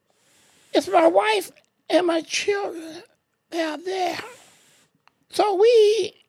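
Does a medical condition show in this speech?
Yes: ALS; shoulder subluxation with drooping arms, intubated once for high CO2, needs help with self-care; wheelchair, trach changed by ENT, Charleston VA ALS clinic quarterly with speech therapist, sometimes hard breathing.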